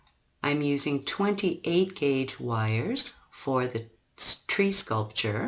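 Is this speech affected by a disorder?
No.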